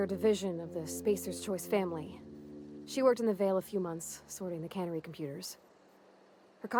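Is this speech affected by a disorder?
No.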